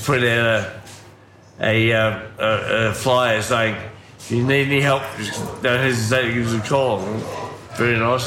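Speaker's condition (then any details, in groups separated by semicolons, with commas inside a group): Ataxia from brain damage; acquired cerebellar brain damage at university, speech therapy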